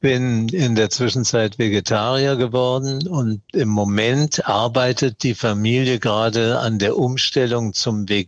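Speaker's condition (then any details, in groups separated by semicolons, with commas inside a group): Parkinson's disease; family doctor blamed stage fright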